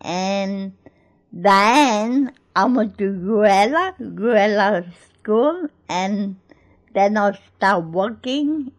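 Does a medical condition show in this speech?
Yes: cerebral palsy; cerebral palsy since birth, born in Greece.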